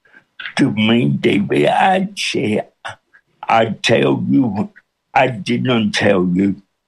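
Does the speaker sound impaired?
Yes: cerebral palsy with speech impediment; congenital cerebral palsy; speech impediment since birth, hard to understand at first, pastor John Hayes feared nobody could understand, listeners adjust within minutes.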